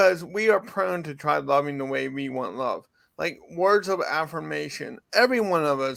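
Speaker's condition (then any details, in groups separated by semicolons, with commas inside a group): Cerebral palsy; from birth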